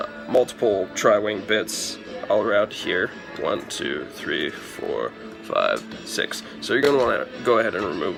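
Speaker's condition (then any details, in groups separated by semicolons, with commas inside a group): No condition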